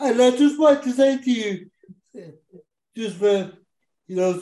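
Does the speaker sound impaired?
Yes: cerebral palsy; cerebral palsy since childhood, uses a wheelchair, swimming advised in childhood to exercise all muscles.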